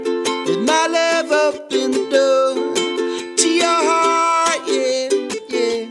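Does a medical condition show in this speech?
No.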